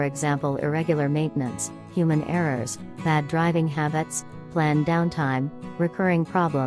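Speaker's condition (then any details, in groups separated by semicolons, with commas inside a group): No condition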